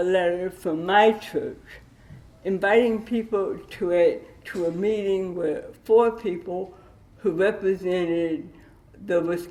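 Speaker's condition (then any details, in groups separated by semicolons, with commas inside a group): Cerebral palsy with dystonia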